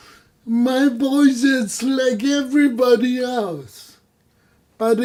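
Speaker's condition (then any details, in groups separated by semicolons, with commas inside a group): Cerebral palsy; no voice control, unusual voice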